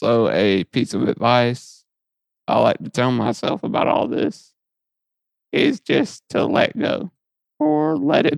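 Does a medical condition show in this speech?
Yes: muscular dystrophy; lack of physical control over body, sees physical therapist.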